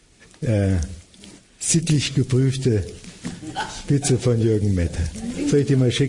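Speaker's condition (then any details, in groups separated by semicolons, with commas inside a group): Parkinson's disease; hand tremor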